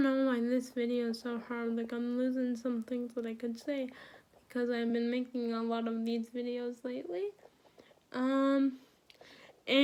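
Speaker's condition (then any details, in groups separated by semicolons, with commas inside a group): Cerebral palsy; wheelchair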